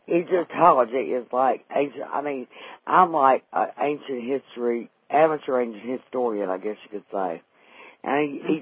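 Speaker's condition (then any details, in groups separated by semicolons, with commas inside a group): Vocal cord paralysis after stroke, unilateral vocal fold paralysis; familial stroke at age 35, one vocal cord paralyzed, wheelchair user, left hand slightly impaired; more than 6 years after stroke, types with one hand; can no longer sing since vocal cord paralysis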